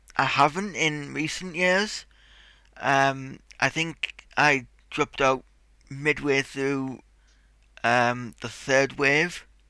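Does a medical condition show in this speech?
Yes: cerebral palsy; tight muscles.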